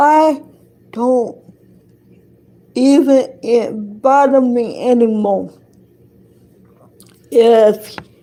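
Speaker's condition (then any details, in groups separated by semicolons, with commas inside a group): Cerebral palsy; affects hand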